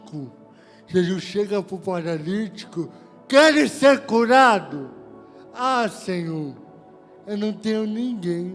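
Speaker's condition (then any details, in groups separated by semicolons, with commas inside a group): Cerebral palsy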